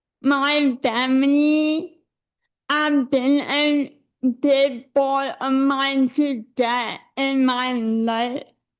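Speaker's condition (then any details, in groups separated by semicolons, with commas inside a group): Cerebral palsy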